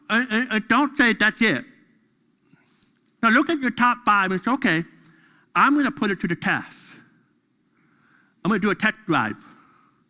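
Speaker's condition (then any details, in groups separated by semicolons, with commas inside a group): Deafness; deaf during school years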